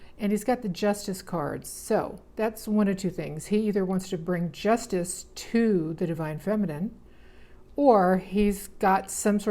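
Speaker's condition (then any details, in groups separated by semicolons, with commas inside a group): No condition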